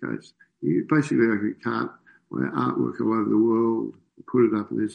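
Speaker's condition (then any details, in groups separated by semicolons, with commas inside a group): Parkinson's disease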